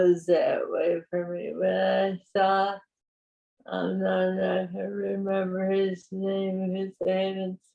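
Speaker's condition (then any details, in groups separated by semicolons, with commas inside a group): Parkinson's; voice weaker than before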